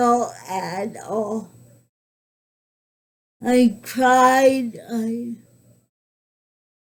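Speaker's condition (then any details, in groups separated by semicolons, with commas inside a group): Cerebral palsy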